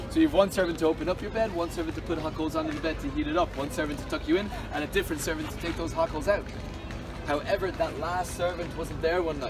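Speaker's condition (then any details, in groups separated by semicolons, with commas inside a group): No condition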